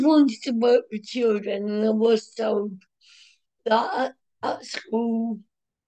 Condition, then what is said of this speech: Cerebral palsy. Luckily for me, mine is only what you call slight cerebral palsy, so it affects my speech a little bit, and I wobble a little bit when I walk.